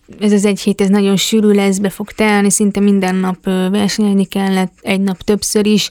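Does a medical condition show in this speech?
Yes: hearing impairment.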